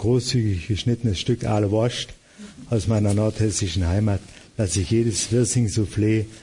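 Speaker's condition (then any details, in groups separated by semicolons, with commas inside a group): Parkinson's disease; confirmed by brain imaging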